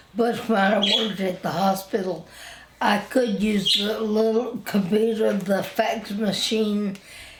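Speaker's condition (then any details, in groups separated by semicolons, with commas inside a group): Spinal ataxia; wheelchair user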